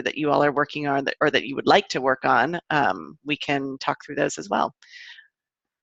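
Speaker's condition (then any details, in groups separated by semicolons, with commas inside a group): No condition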